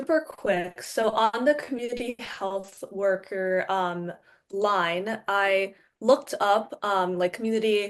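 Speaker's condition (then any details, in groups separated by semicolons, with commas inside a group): No condition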